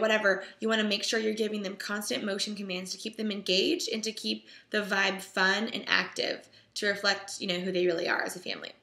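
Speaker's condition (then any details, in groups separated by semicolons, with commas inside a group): No condition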